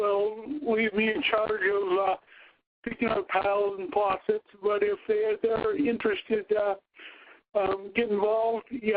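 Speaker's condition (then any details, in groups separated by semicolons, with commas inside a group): Cerebral palsy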